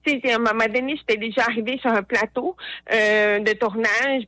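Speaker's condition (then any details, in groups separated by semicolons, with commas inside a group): Hard of hearing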